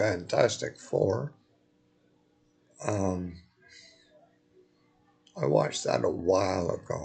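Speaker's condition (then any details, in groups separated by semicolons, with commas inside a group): Multiple sclerosis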